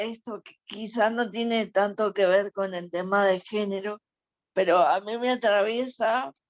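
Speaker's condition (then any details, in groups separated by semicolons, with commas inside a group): Cerebral palsy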